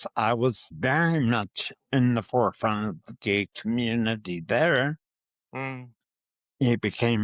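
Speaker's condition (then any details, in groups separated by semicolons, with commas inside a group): Parkinson's disease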